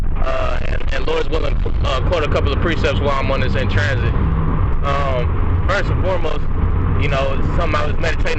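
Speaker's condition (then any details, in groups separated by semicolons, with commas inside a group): No condition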